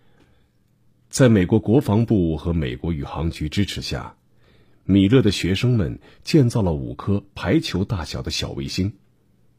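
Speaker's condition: No condition

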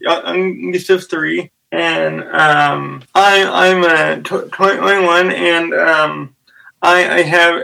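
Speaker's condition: Severe stutter; developmental disability, walked at 27 months, stutter in three family generations, past intense speech therapy; age 21, public speaker, Special Olympics global messenger, long distance runner; still speaks publicly; repeated sounds, prolonged sounds

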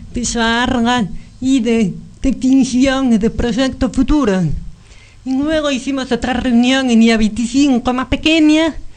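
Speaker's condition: Profound bilateral congenital deafness; learned speech visually by lip reading and early reading, now perceives speech through implants

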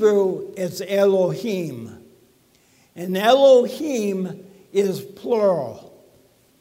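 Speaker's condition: ALS; talking a little bit funny

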